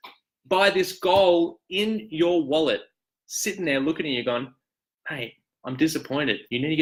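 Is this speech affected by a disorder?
No.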